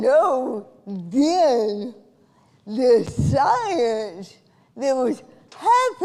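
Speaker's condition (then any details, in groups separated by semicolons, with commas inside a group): Cerebral palsy; from birth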